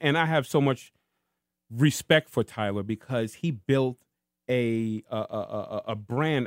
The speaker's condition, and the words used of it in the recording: Stuttering. You know, but I can't walk around life talking like that.